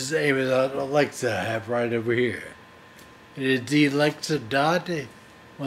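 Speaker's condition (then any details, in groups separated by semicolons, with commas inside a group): Friedreich's ataxia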